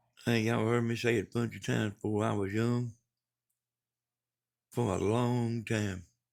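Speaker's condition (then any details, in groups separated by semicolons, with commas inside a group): Brain bleed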